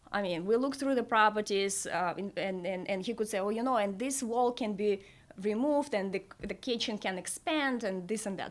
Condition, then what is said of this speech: No condition.